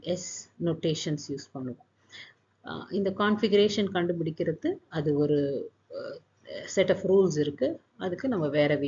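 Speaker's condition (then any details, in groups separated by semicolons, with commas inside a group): No condition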